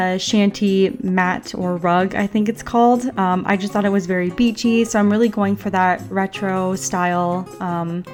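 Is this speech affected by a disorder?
No.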